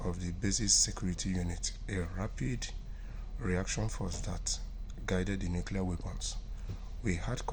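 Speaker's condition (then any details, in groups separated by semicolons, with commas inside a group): No condition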